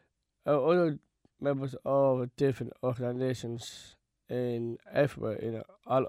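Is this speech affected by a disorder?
Yes: Down syndrome; present from birth, 28 years old, learned to walk, talk, read and write.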